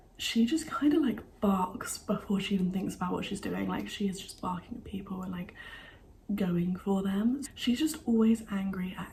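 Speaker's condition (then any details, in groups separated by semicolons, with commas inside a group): No condition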